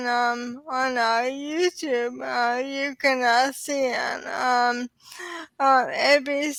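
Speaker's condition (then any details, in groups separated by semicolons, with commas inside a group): ALS; diagnosed in early 30s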